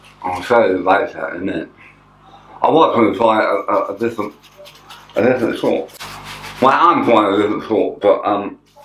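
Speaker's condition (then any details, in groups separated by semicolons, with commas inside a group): Tongue cancer; half tongue removed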